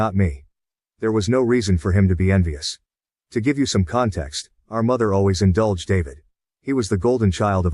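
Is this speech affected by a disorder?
No.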